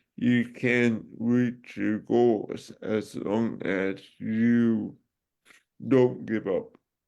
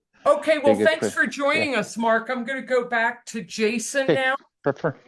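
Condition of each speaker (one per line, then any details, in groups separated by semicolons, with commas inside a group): Cerebral palsy; from birth; voice sounds different
No condition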